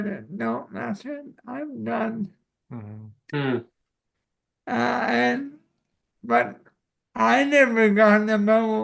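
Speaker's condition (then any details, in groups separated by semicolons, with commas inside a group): Cerebral palsy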